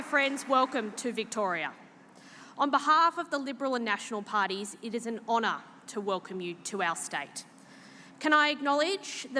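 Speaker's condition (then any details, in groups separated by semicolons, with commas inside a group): No condition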